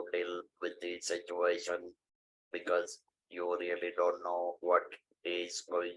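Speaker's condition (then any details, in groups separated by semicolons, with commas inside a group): Stage IV larynx cancer; 26 years since diagnosis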